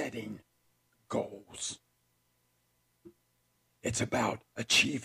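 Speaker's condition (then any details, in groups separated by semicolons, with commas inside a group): Throat cancer; tracheostomy tube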